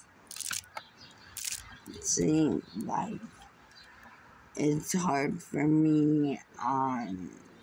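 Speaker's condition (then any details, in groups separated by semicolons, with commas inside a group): Muscular dystrophy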